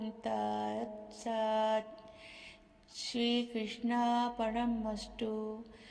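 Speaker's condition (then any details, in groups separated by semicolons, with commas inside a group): No condition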